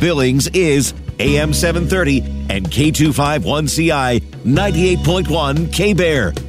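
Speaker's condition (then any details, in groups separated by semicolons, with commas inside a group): No condition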